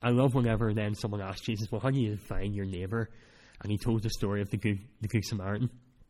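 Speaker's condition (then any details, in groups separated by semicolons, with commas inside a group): Cleft palate; cleft palate since childhood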